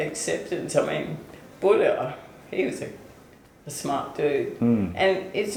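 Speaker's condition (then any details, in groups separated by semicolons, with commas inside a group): ALS/MND; onset foot drop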